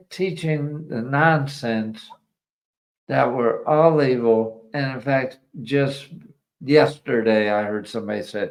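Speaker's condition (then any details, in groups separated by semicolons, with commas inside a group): ALS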